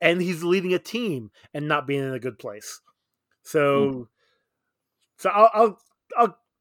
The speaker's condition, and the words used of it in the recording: Stuttering. Because I stutter a lot, so I do say That's just me.